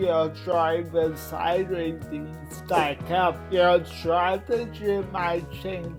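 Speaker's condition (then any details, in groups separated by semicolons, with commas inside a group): Cerebral palsy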